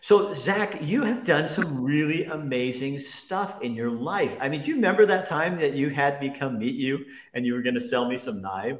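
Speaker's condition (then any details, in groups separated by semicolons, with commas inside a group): No condition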